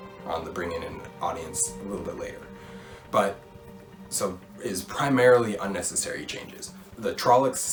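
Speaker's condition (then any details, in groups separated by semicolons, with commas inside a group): No condition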